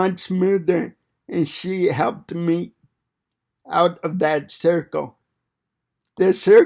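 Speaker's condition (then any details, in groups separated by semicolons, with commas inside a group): Cerebral palsy; fine motor impairment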